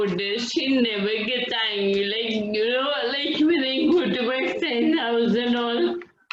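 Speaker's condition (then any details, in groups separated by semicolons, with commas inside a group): Friedreich's ataxia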